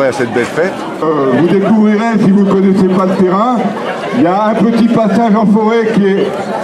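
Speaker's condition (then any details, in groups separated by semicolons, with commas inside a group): No condition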